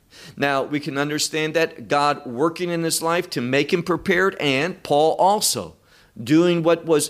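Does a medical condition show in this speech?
No.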